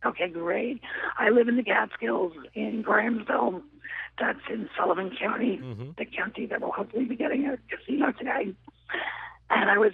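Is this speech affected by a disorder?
Yes: voice disorder; voice affected, apologizes for voice, asks if audible, host hears her.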